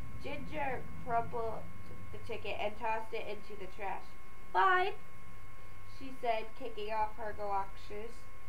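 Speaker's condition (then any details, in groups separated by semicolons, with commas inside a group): No condition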